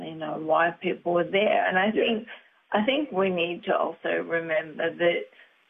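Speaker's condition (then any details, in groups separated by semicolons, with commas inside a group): Motor neurone disease; wheelchair user, cold locks muscles up, lock-ups take days, long exhaustion afterward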